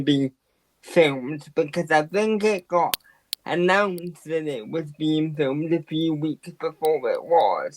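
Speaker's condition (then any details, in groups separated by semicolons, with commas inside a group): Quadriplegic cerebral palsy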